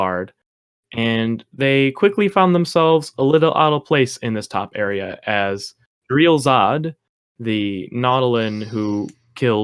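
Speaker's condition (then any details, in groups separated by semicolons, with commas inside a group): No condition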